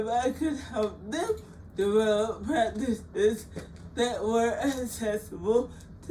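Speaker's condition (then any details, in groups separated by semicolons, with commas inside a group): Cerebral palsy; frequent speech therapy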